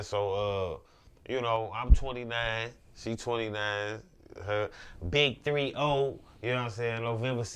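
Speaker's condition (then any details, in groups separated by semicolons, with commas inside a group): No condition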